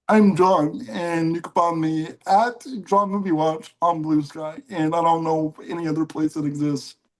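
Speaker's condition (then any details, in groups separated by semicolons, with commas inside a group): Cerebral palsy; mild case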